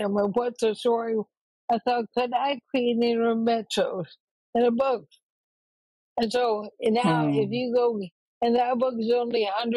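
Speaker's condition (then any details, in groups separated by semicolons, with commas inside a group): ALS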